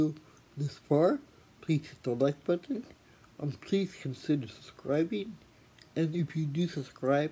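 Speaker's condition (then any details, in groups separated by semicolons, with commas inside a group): Athetoid cerebral palsy; speech, wheelchair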